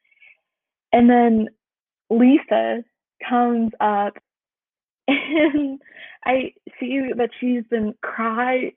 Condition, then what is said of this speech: Stuttering. You need to not cry when you are about to speak, because when you cry, you have a tendency to stutter more, and it's going to be hard.